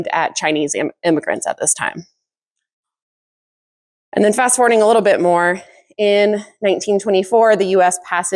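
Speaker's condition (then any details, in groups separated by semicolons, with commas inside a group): No condition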